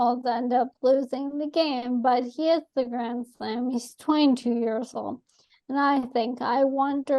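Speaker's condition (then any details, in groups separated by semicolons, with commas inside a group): ALS; atypical case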